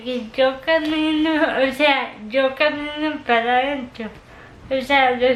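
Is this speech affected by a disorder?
Yes: cerebral palsy.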